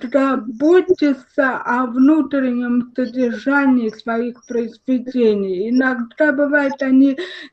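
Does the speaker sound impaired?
Yes: cerebral palsy, spastic diplegia.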